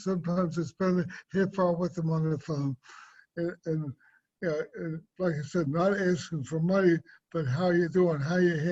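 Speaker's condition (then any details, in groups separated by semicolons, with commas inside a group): Cerebral palsy; affects speech and swallowing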